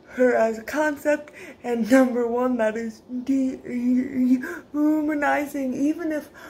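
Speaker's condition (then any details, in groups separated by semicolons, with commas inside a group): Cerebral palsy, severe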